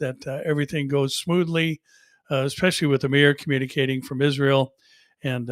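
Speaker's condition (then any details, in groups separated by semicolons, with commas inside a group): No condition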